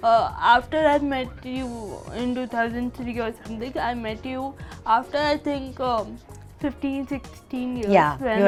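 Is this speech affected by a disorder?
Yes: cerebral palsy.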